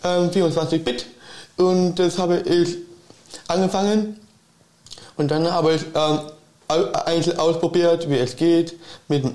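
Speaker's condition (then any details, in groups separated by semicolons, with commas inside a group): Down syndrome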